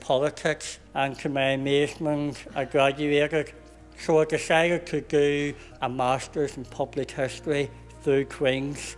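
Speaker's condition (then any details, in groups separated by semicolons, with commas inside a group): Cleft palate and cleft lip; congenital, childhood speech therapy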